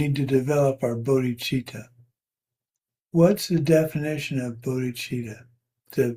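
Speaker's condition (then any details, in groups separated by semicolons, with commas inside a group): Parkinson's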